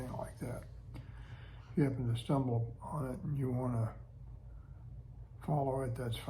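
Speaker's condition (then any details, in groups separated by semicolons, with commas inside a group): Parkinson's disease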